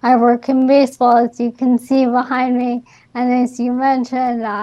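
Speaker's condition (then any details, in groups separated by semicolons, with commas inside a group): ALS; diagnosed before age 30, atypical for young female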